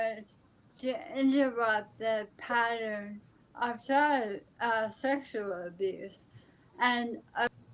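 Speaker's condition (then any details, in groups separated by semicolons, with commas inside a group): ALS; speech affected but still understandable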